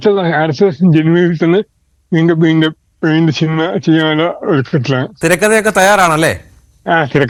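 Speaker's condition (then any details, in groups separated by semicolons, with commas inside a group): Cerebral palsy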